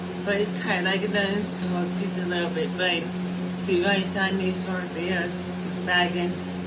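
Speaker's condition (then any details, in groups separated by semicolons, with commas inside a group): Born deaf; congenitally deaf, deaf from birth; uses sign language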